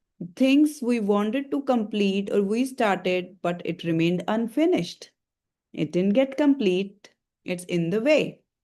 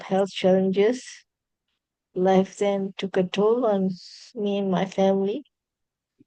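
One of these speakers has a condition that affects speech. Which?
The second: cerebral palsy; spastic quadriplegia, neonatal brain oxygen loss, premature birth.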